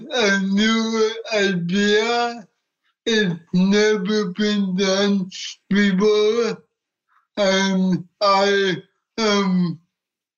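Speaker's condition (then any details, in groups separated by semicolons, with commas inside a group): Cerebral palsy; adapted wheelchair boxer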